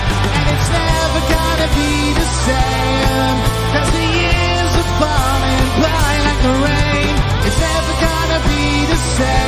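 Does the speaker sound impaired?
No.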